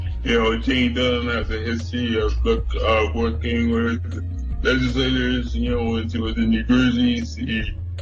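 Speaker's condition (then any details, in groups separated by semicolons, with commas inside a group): Cerebral palsy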